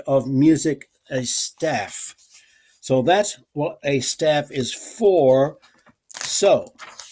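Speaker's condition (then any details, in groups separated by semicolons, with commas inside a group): No condition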